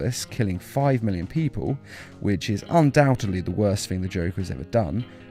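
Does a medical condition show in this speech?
No.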